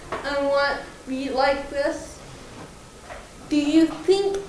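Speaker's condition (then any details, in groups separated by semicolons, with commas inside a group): Cerebral palsy, mild; present from birth, nurses spent 2 to 3 minutes reviving at birth, foot drop, slow movement; slightly slurred, harder to understand when excited and faster, easy to understand, took much work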